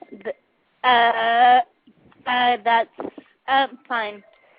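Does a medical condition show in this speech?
Yes: cerebral palsy.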